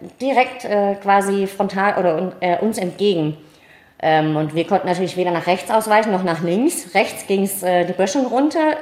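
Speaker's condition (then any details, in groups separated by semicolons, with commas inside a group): Cleft palate, mild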